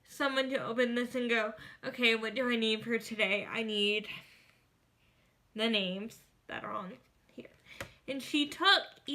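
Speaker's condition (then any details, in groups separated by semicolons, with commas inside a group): Cerebral palsy, spastic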